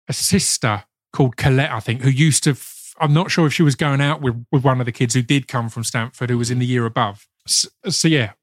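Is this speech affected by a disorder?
Yes: stutter; worsened around GCSE years, parents tried speech therapist, then hypnotist for relaxation; stammer worsened in secondary school, prohibitive in places, hypnotist aimed at less stammering, less concern; here repeated sounds, prolonged sounds.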